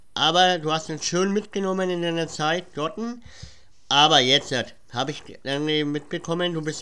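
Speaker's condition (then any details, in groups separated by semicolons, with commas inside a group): Cleft palate; cleft palate present since childhood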